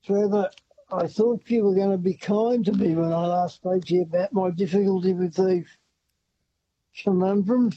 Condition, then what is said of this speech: Parkinson's disease. Oh, okay. It might be my little problem that I have with the Parkinson's.